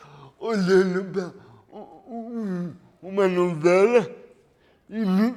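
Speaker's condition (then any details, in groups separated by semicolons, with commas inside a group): Cerebral palsy; lack of oxygen at birth, premature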